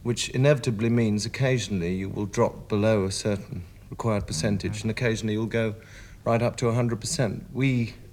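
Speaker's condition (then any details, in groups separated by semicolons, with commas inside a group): No condition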